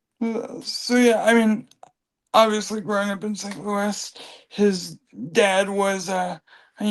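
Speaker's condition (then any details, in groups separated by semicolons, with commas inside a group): Cerebral palsy; from birth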